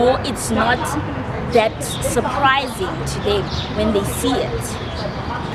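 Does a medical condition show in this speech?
No.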